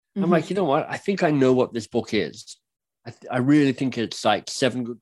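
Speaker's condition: Cleft lip and palate; speech impediment

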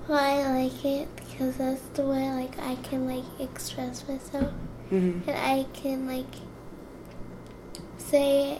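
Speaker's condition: Cerebral palsy; finds reading own poetry aloud hard, cannot say it as intended

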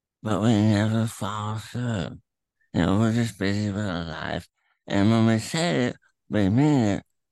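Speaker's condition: Throat cancer; throat cancer three times, radiation with molded mask, chemo, checkups at Erlanger Medical Center Chattanooga; stage 4, terminal, tumor through tongue attached to epiglottis, inoperable, Emory Proton Center therapy not working; voice affected by cancer, eating issues from tongue tumor, still talks at length

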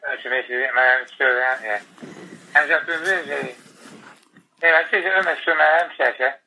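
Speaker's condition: Tongue cancer, glossectomy; most of tongue removed

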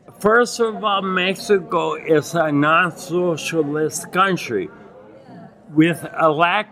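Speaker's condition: Acquired ataxia with dysarthria, acquired; Lance-Adams syndrome; 12-day induced coma

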